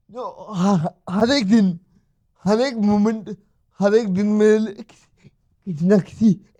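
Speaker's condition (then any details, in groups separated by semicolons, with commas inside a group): Cerebral palsy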